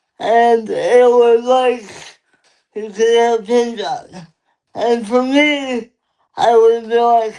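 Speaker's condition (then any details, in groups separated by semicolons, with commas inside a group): Cerebral palsy; lifelong; limited energy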